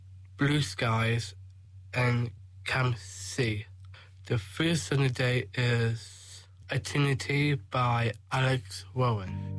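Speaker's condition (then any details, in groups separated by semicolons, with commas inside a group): Down syndrome; 21 years old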